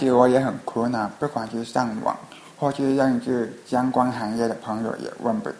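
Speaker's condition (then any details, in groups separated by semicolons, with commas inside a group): Hearing impairment; others speak too fast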